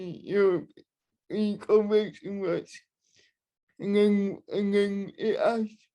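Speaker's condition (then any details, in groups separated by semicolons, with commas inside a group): Cerebral palsy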